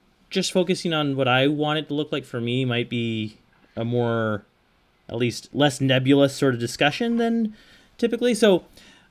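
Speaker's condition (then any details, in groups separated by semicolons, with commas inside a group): No condition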